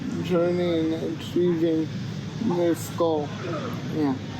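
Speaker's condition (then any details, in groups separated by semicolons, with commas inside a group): Cerebral palsy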